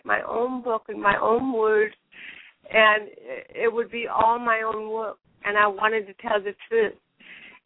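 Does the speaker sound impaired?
Yes: cerebral palsy; lifelong, since birth, car ran onto parents' lawn when mother six months pregnant.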